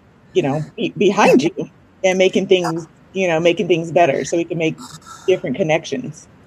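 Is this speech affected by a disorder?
No.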